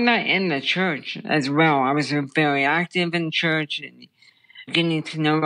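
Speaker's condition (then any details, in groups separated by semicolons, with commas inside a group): Brain stem tumor; childhood onset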